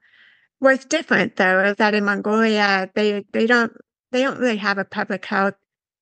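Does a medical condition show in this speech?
Yes: severe to profound hearing loss; congenital, diagnosed in England, hearing aids from 11 months, cochlear implant one side; learned to listen and speak through early intervention in England.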